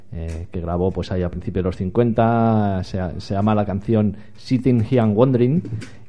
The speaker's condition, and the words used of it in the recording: None; typical speech.